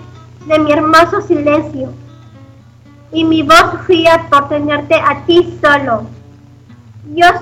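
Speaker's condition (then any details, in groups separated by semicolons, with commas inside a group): Down syndrome; self-described good language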